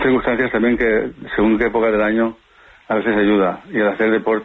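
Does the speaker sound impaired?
Yes: Parkinson's; on Parkinson's medication; on medication for Parkinson's.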